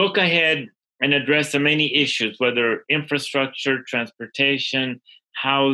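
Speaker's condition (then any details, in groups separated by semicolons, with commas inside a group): No condition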